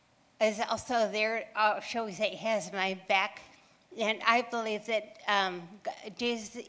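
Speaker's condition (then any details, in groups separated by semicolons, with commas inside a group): Ataxia; hereditary progressive, from father, degeneration of brain nerve cells controlling muscle coordination, found by neurological testing; halting, slurred speech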